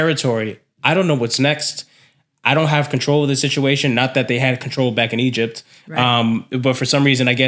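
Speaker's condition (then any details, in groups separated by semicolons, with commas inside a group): No condition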